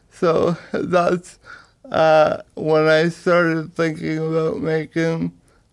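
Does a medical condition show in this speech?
Yes: cerebral palsy; power wheelchair user.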